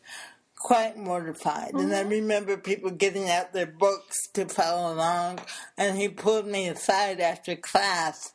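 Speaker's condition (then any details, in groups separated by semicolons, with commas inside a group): Cerebral palsy; speech therapy on and off through life, especially in childhood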